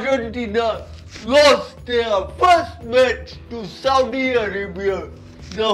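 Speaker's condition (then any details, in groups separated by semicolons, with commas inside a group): Cerebral palsy; from birth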